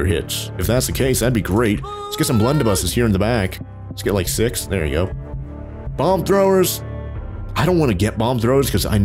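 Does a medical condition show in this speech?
No.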